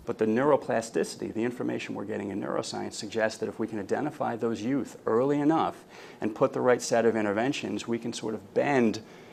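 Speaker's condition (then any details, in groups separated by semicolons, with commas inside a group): No condition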